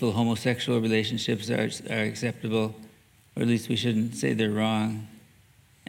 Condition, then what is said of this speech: Parkinson's disease. There's another symptom is my voice.